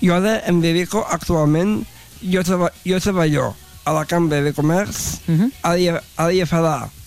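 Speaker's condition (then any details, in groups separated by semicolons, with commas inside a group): Down syndrome; age 30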